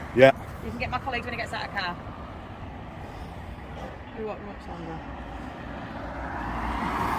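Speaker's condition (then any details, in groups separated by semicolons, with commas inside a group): No condition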